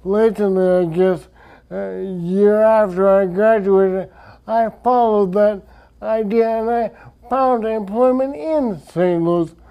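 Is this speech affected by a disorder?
Yes: traumatic brain injury; speech affected.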